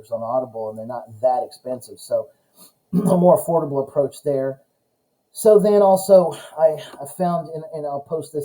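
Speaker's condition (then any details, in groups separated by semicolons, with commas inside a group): No condition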